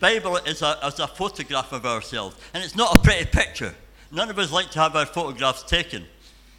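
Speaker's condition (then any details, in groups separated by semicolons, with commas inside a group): Cleft palate and cleft lip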